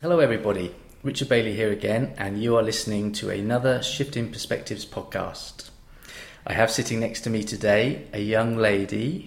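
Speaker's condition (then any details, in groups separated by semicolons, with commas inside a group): No condition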